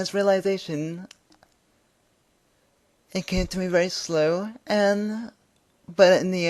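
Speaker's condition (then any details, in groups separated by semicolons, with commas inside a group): Cerebral palsy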